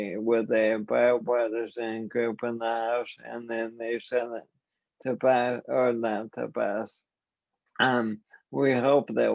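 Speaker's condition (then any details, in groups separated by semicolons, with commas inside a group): ALS; voice and hands affected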